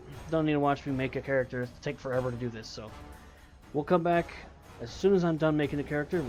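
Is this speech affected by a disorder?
No.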